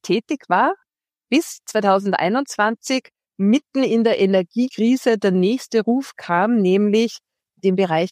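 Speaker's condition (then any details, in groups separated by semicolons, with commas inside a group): No condition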